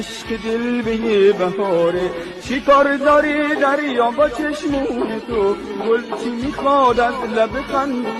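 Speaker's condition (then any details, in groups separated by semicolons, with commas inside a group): No condition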